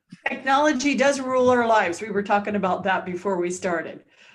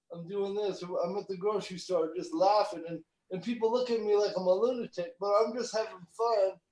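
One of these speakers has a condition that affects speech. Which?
The second: cerebral palsy.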